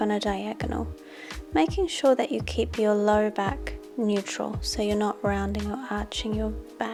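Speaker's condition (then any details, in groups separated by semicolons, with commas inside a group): No condition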